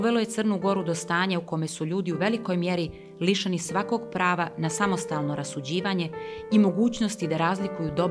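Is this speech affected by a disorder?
No.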